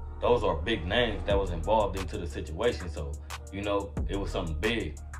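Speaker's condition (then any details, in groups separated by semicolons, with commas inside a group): No condition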